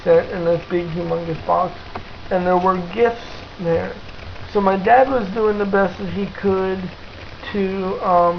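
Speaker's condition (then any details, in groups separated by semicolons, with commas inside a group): Cerebral palsy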